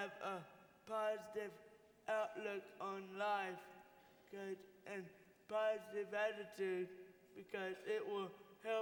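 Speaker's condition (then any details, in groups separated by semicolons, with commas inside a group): Cerebral palsy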